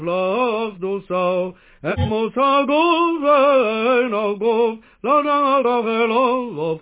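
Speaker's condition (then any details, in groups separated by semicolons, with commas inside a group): No condition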